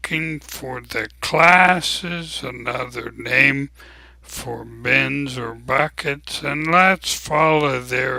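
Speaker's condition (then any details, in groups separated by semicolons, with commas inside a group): ALS; abnormally slow voice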